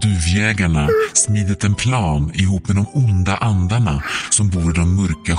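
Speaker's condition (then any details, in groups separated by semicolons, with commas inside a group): No condition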